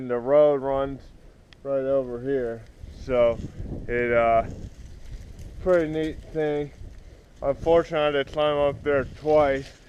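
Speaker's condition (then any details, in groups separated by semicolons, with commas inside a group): Cerebral palsy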